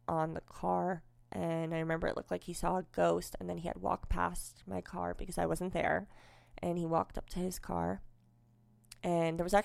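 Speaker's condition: Cleft lip and palate, unilateral

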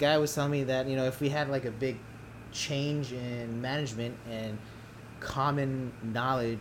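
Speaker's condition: No condition

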